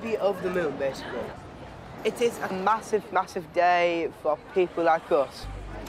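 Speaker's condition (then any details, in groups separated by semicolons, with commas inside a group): Down syndrome; extra chromosome, present from birth, recognized at birth before cord was cut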